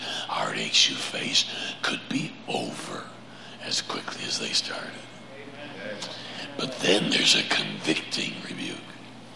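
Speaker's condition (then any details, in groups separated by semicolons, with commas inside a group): Laryngeal cancer; vocal cord cancer, prior chemo and radiation, 35 treatments over about seven weeks; deep raspy 'Batman voice', much weaker than before, prosthesis speech planned after laryngectomy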